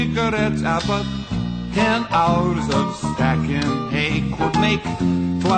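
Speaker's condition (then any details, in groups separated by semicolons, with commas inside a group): No condition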